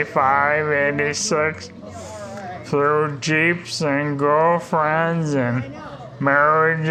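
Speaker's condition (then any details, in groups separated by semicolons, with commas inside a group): ALS; talks with struggle, tongue feels fat, little speech after 5pm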